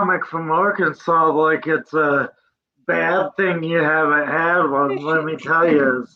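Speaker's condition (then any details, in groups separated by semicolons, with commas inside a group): Cerebral palsy; present from birth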